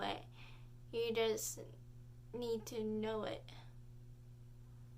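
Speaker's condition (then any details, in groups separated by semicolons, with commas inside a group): Cerebral palsy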